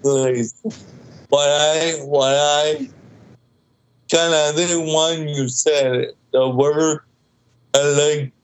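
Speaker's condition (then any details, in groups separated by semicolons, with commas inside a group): Cerebral palsy, mild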